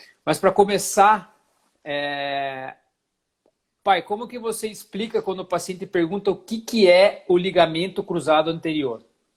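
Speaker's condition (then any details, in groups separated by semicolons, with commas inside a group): No condition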